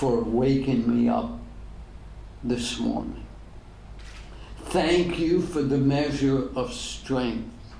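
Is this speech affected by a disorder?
Yes: ALS; degenerative; diagnosed ten years ago.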